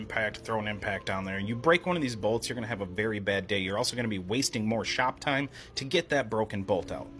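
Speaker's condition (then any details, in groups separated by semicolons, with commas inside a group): No condition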